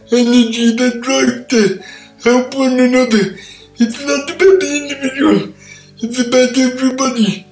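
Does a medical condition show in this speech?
Yes: cerebral palsy; from birth.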